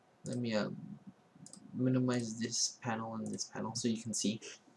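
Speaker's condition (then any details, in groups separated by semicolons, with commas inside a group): No condition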